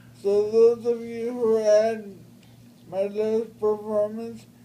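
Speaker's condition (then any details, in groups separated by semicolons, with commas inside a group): Brain injury; traumatic brain injury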